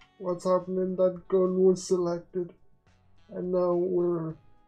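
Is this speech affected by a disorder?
Yes: quadriplegic cerebral palsy.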